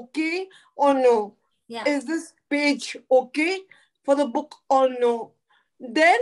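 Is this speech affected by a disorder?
Yes: cerebral palsy; floppy limbs.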